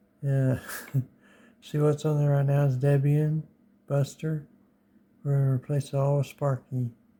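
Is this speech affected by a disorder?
Yes: Parkinson's disease.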